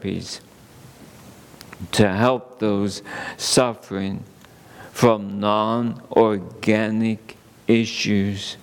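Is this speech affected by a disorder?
Yes: ALS; under neurologist care.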